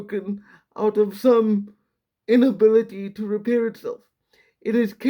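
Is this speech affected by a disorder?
Yes: quadriplegic cerebral palsy, severe.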